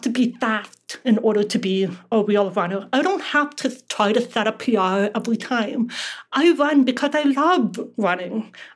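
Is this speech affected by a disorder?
Yes: deafness; relies on lip reading.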